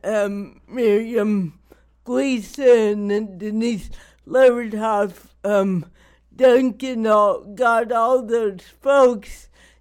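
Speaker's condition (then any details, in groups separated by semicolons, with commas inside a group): Cerebral palsy; not degenerative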